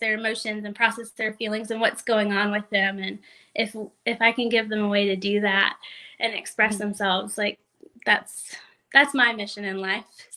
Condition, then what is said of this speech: No condition.